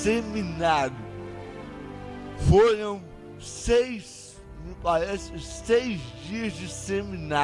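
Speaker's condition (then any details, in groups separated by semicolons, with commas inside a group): Cerebral palsy; no speech as child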